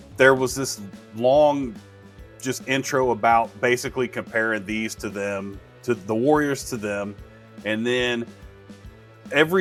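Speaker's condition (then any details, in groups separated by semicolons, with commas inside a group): No condition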